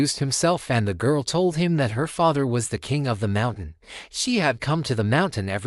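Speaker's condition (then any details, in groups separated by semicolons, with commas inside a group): No condition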